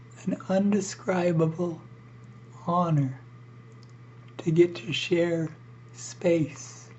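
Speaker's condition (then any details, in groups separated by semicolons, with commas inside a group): ALS; struggles to breathe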